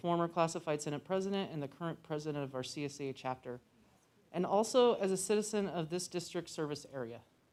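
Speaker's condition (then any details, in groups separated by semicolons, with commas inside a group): No condition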